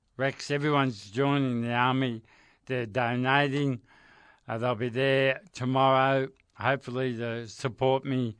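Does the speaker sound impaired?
Yes: motor neurone disease; progressive, terminal, onset in hands, spread up arms and across back; about 2 years since first symptoms, diagnosed after months of tests, no treatment or cure; voice affected, speech noticeably changed.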